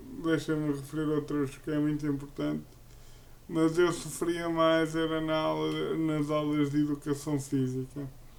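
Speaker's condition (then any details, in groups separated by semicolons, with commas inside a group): Cerebral palsy; uses a wheelchair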